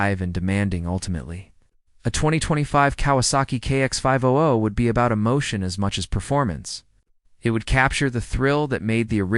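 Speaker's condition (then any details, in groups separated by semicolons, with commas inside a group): No condition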